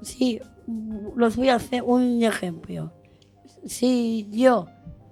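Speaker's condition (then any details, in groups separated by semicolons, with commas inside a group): Down syndrome; present from birth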